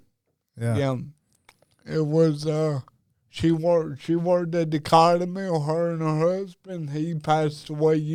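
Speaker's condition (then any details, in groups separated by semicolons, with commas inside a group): Cerebral palsy; diagnosed at about age two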